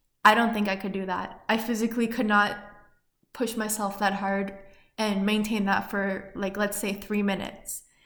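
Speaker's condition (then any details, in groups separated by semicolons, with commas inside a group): No condition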